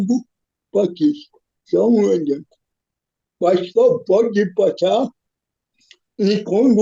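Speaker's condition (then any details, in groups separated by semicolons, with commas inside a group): Cerebral palsy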